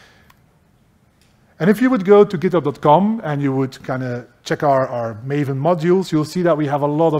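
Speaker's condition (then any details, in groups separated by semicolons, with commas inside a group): No condition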